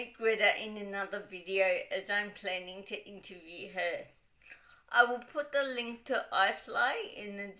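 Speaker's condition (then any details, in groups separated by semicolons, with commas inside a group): Cerebral palsy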